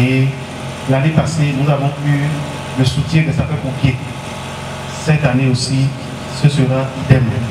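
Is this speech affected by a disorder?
No.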